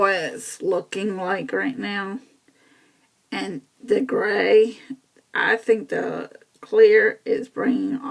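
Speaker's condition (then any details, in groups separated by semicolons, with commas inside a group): Cerebral palsy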